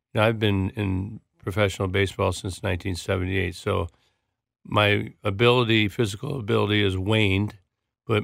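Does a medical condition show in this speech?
Yes: Parkinson's disease; left hand clutching about eight years before diagnosis, diagnosed within 2 days via friend Peter Secchia, Grand Rapids; 4 years since diagnosis, tremor and hand clutching with anxiety, big and loud therapy via movement specialist; speech tough, speech therapy with ahs before going on air, big and loud voice training.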